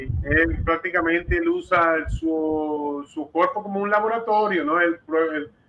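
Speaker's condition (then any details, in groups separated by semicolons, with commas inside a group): No condition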